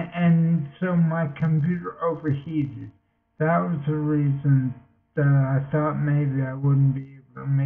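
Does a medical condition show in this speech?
Yes: multiple sclerosis.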